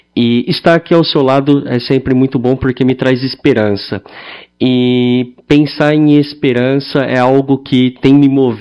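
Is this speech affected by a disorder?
Yes: cleft lip and palate; treated from childhood as USP patient at rehabilitation hospital in Bauru.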